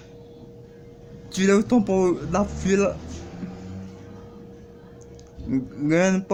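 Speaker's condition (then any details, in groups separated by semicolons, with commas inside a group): Cerebral palsy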